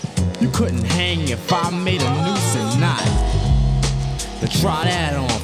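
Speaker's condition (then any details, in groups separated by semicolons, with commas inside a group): No condition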